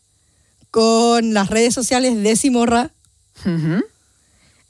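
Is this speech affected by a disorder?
Yes: Down syndrome; genetic condition, present from birth.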